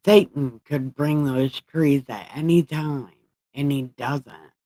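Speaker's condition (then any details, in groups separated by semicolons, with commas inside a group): Brain injury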